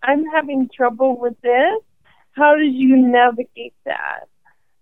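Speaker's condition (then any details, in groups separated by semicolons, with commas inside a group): ALS; first symptoms noticed in hand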